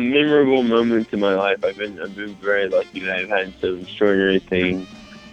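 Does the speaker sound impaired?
Yes: mild cerebral palsy.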